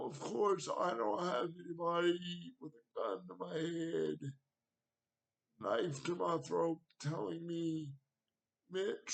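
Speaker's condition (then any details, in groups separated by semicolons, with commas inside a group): Cerebral palsy; wheelchair, needs transfer help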